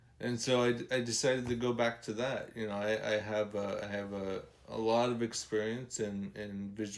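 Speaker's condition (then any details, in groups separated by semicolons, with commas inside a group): ALS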